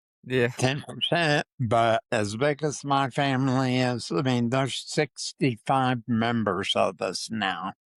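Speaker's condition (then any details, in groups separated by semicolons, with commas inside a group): Parkinson's disease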